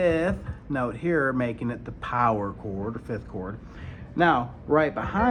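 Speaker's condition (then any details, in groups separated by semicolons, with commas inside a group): No condition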